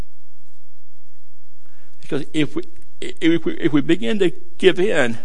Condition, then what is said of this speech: Stuttering. I know you guys haven't noticed yet, but I stutter.